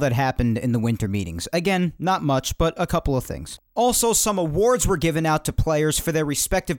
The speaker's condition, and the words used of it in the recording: None; typical speech.